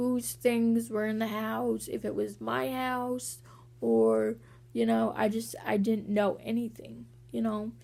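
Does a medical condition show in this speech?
Yes: cerebral palsy; walking sometimes hard.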